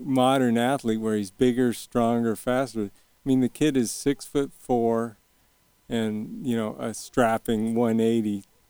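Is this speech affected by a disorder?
Yes: early onset Parkinson's; young onset Parkinson's, onset around age 40, Medtronic deep brain stimulation implant, two 3-inch brain probes.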